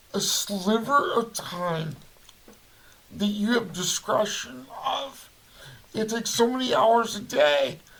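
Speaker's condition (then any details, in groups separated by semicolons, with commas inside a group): Cerebral palsy; voice affected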